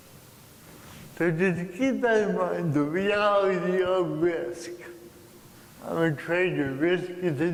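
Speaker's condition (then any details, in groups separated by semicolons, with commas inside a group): Cerebral palsy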